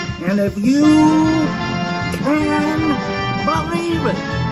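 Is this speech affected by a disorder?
No.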